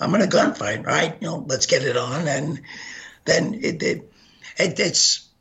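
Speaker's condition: Gunshot injury to voice box; shot 15 times, face bullet ripped esophagus, hit spine, lodged 3 mm by carotid

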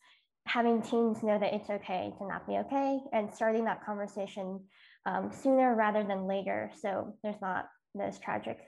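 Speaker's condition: Cleft lip and palate

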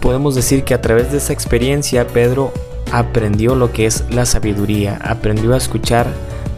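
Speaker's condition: No condition

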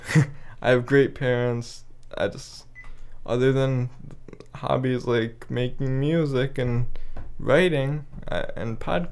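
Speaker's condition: Cerebral palsy, spastic quadriplegia

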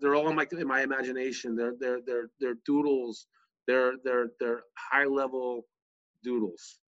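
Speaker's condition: Stuttering; mumbles, self-described; repeated words

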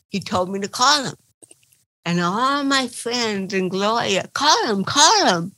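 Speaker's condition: Cerebral palsy; involuntary movements

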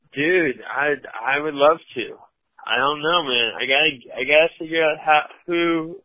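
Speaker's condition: Cerebral palsy, mild; had speech therapy

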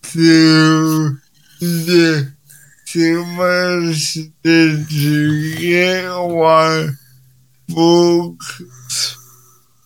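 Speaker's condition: Cerebral palsy; present from birth, linked to preeclampsia at birth

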